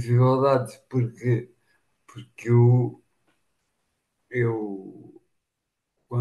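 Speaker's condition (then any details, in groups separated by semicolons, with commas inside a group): Machado-Joseph disease (sca3)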